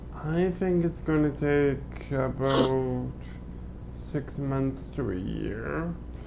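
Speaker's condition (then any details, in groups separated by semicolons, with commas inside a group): Cerebral palsy; limbs affected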